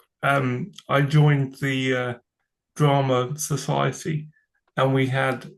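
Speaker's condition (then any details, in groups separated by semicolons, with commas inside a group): Cerebral palsy; from birth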